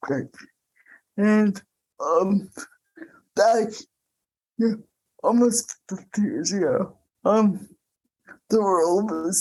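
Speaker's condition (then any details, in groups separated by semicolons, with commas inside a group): Cerebral palsy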